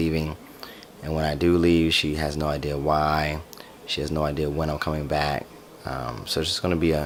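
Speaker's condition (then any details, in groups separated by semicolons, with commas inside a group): No condition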